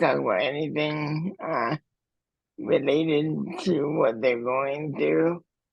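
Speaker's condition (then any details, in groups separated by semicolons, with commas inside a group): Cerebral palsy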